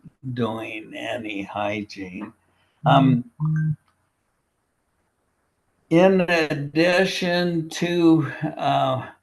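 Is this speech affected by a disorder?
Yes: primary lateral sclerosis, bulbar onset; oral onset, slurred speech.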